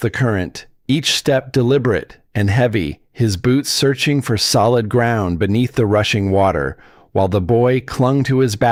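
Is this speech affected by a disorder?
No.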